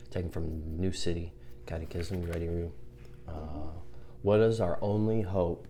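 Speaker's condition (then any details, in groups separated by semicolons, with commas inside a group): No condition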